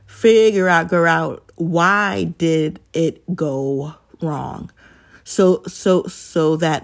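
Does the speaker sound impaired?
Yes: stuttering; traumatic brain injury survivor, gets worn out with brain overload; stumbles upon words, listeners asked to breathe and wait through stumbles; here repeated words, prolonged sounds.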